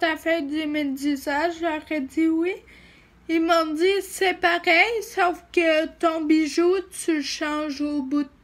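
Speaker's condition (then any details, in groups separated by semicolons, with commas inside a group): Ataxia; degenerative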